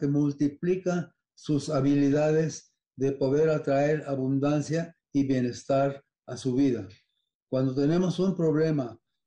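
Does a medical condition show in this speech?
Yes: Parkinson's disease; onset 12 to almost 13 years ago, age 93, dopamine pills, affects smell, taste, balance, body rigidity; no tremor, fairly controlled, sudden difficulty swallowing and salivating about four months ago.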